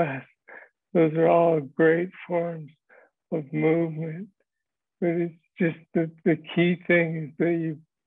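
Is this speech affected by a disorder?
Yes: Parkinson's disease.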